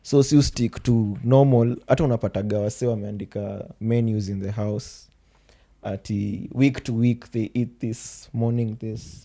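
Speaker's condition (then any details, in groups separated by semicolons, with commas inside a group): No condition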